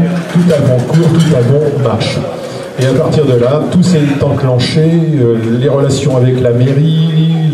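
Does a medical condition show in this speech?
No.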